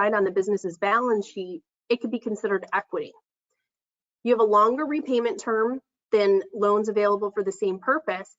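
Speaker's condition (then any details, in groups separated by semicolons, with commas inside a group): No condition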